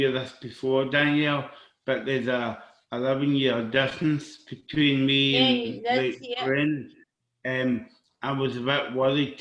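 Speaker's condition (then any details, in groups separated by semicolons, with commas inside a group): Cerebral palsy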